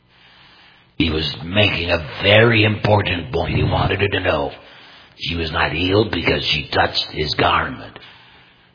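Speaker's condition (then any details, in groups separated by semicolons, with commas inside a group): Total laryngectomy, complete laryngectomy, voice prosthesis; may cough while speaking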